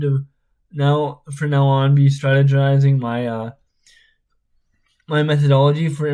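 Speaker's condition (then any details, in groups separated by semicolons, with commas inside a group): Spastic cerebral palsy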